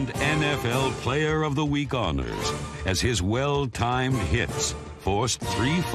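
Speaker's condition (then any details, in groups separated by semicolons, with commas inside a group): No condition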